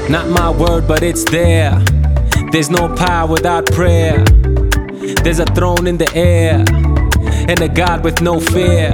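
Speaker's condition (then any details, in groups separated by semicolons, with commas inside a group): No condition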